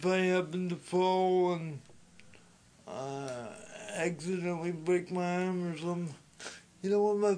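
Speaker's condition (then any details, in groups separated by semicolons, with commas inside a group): Speech impediment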